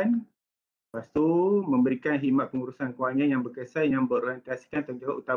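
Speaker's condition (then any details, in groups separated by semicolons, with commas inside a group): No condition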